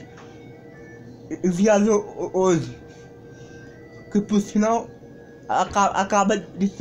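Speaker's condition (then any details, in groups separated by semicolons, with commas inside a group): Cerebral palsy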